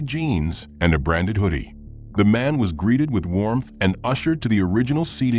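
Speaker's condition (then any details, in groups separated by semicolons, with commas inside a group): No condition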